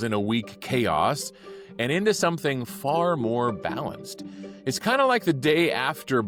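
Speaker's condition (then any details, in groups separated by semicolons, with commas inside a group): No condition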